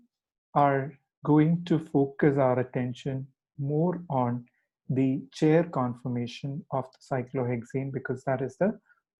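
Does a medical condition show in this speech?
No.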